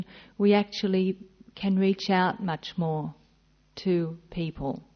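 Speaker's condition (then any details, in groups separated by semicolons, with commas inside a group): No condition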